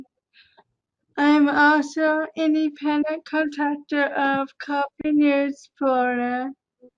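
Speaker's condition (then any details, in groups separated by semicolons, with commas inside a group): Cerebral palsy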